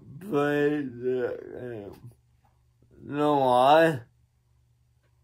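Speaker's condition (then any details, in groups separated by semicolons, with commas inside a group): Cerebral palsy; atypical speech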